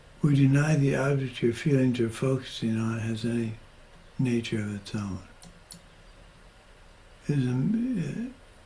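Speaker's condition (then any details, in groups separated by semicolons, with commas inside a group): Parkinson's; progressing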